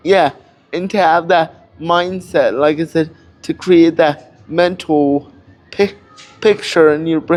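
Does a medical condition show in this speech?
Yes: cerebral palsy; cannot walk.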